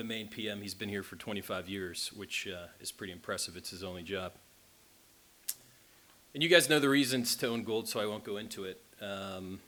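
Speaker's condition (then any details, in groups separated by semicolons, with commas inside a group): No condition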